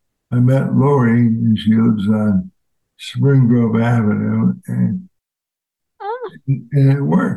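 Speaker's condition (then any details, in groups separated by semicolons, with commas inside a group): ALS; fatal progressive disease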